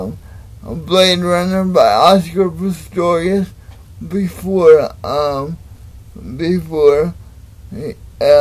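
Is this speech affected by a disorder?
Yes: cerebral palsy.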